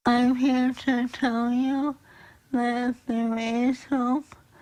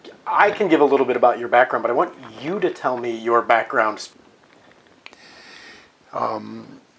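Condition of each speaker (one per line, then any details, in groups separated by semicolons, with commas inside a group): ALS; fasciculations, severe muscle cramps; diagnosed at age 30, outlived prognosis, walks independently; still able to speak
No condition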